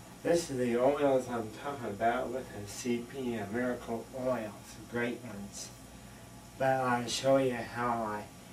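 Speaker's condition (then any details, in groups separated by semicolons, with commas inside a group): Cerebral palsy; muscle involvement; very stiff muscles, massage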